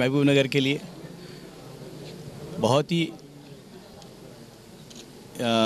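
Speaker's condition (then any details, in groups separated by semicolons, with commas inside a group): No condition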